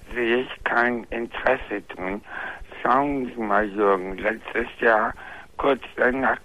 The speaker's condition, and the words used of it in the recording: Oral cancer. Jetzt habe ich dich nicht richtig verstanden.